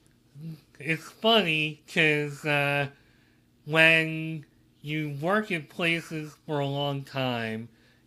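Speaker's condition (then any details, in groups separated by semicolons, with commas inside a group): Cleft lip and palate; congenital cleft lip and palate, part of a rare syndrome with other issues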